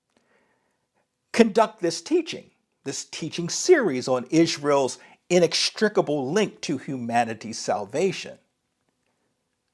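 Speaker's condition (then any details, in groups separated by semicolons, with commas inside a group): No condition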